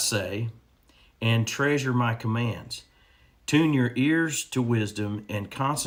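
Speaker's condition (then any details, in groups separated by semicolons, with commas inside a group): No condition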